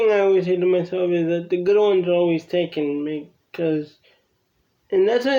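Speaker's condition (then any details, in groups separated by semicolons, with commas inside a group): Cerebral palsy; from birth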